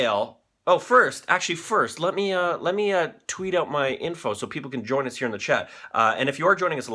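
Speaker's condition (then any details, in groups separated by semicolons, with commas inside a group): No condition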